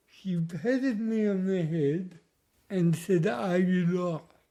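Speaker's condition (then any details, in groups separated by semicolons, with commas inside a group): Cerebral palsy; speech noticeably affected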